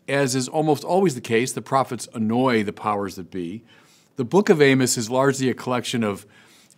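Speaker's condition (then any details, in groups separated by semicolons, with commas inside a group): No condition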